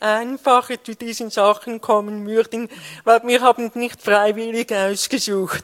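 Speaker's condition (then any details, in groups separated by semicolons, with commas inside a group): Deafness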